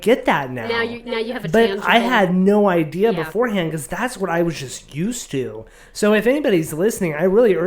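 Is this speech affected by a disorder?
No.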